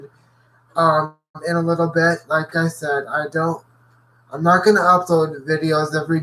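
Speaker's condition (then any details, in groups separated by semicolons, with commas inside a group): Cerebral palsy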